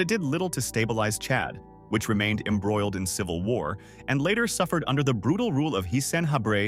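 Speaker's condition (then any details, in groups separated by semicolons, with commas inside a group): No condition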